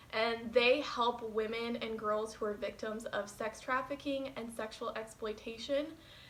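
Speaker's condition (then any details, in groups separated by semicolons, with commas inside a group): No condition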